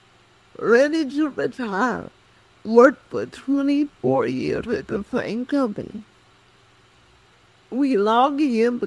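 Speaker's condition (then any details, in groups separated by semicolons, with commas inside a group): Cerebral palsy; speech affected, employers reluctant to hire because of speech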